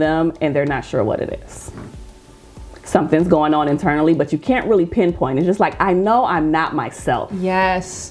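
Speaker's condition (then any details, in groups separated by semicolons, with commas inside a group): No condition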